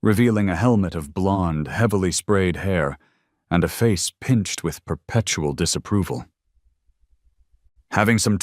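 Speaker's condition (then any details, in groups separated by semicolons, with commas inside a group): No condition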